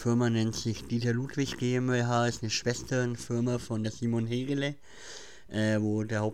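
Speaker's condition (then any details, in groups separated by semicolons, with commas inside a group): Cleft palate; cleft palate since childhood; speech defect, listeners say speech hard to understand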